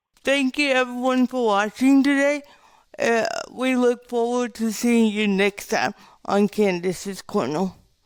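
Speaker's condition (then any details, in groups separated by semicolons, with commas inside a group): Cerebral palsy; with developmental disabilities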